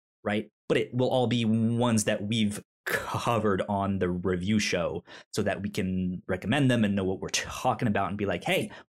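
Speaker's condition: Stutter; stutter since childhood, cause unknown, explained as brain moving faster than mouth, speech therapy in elementary school; stutters when talking; prolonged sounds, blocks

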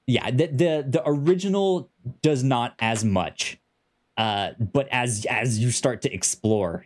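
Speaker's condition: Stutter; self-attributed to brain moving faster than mouth; good days and bad days, some days cannot speak, talks fast when excited, mistaken for cartoony bit; repeated sounds

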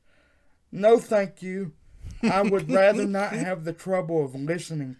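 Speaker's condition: Cerebral palsy; wheelchair user

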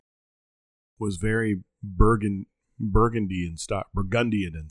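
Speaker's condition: No condition

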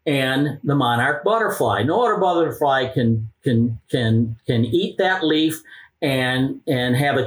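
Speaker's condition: No condition

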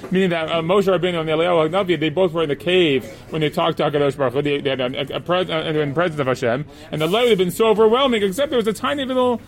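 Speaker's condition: No condition

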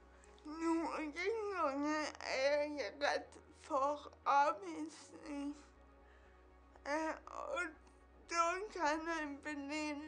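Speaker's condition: Cerebral palsy; onset at birth

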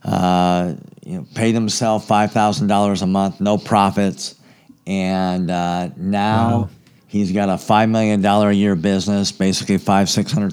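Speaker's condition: Cleft palate, severe

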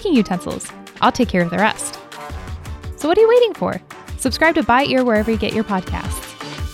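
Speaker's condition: No condition

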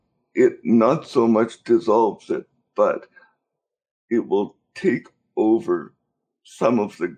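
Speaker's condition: Cerebral palsy; unable to walk

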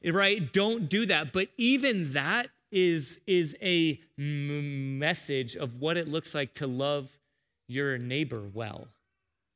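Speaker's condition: Stutter; speech impediment since upbringing; disclosed mid-sermon; repeated words, blocks

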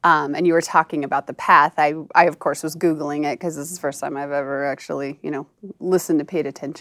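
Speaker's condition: No condition

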